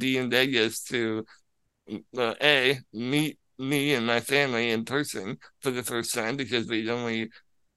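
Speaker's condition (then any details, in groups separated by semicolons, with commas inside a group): Spinal muscular atrophy; from birth, paralyzed neck down, full sensation, overnight breathing machine, hospital bed, wheelchair, parents as caregivers; can be a little difficult to understand at times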